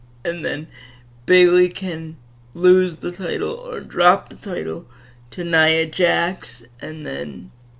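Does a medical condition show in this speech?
Yes: cerebral palsy.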